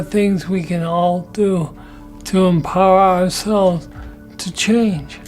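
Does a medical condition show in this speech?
Yes: Parkinson's disease; deep brain stimulation surgery; good singing voice.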